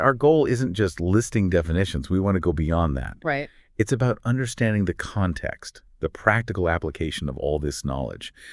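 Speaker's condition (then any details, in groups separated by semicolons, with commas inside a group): No condition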